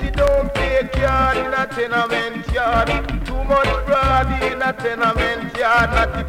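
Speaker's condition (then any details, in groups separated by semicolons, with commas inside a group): No condition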